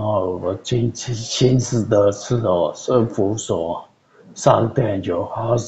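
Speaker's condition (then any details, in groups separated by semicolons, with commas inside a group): Cerebellar atrophy; sudden onset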